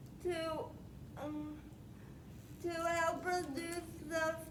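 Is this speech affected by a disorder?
Yes: spastic quadriplegic cerebral palsy; periventricular leukomalacia, hip surgery, tendon release, spinal rods, baclofen pump; does not walk, baclofen pump, physical therapy.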